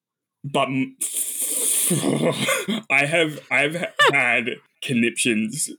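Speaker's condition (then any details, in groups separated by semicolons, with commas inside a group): Stammering; stammering and ums, edits them out of podcast recordings, dislikes own voice; repeated words, blocks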